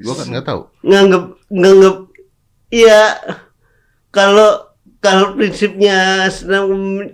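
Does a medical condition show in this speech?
Yes: cerebral palsy; speaking is difficult.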